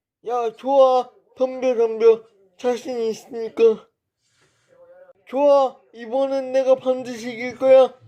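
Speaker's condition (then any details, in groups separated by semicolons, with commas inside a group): Brain lesion disability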